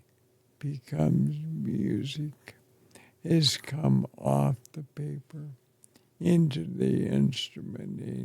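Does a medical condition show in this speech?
Yes: ALS; affects chest and throat.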